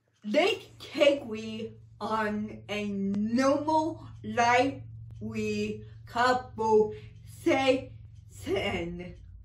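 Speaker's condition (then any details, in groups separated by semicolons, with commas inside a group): Speech apraxia; trouble producing sounds correctly despite knowing words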